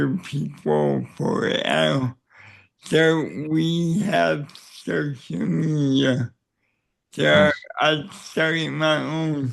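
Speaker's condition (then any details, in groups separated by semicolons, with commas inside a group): Cerebral palsy; neck surgery went badly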